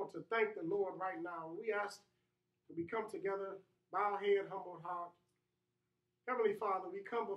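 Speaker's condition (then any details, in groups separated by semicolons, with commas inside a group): No condition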